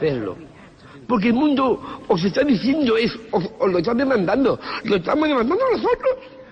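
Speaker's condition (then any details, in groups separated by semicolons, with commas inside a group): Down syndrome; congenital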